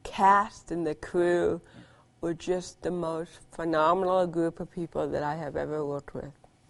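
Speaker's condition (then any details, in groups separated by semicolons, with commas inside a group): Cerebral palsy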